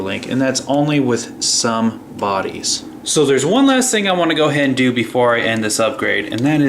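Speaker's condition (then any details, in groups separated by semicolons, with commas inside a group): No condition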